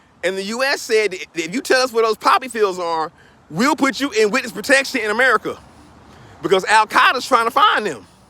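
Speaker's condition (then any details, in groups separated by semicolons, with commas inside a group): No condition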